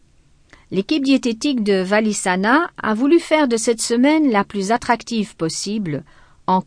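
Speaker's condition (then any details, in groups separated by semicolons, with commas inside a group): No condition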